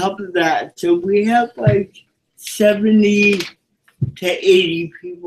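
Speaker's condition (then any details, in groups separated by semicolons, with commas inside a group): Cerebral palsy; from birth, physical disability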